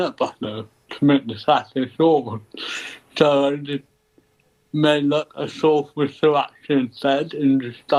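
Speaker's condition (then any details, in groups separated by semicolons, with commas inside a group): Cerebral palsy; ataxic type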